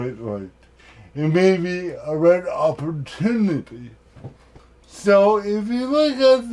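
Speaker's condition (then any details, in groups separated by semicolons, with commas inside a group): Cerebral palsy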